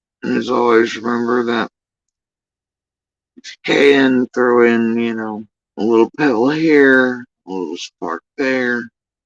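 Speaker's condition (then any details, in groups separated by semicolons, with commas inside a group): Facial paralysis after surgery; tongue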